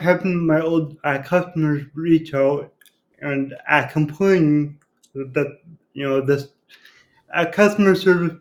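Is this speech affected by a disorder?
Yes: cerebral palsy; from birth complication, born without pulse or breathing and revived, diagnosed near age one.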